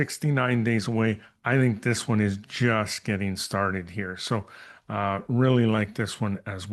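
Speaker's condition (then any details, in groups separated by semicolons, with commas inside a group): No condition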